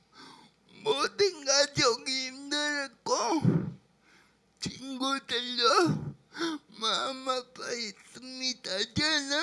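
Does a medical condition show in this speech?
Yes: brain lesion disability grade 1, severe.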